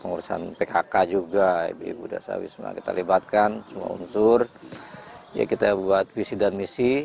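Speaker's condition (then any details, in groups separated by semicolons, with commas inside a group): No condition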